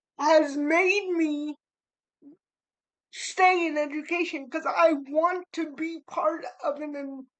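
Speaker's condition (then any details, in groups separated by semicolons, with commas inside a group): Cerebral palsy; spastic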